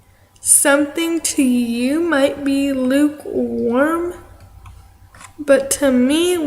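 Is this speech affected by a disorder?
Yes: cerebral palsy; affects arm.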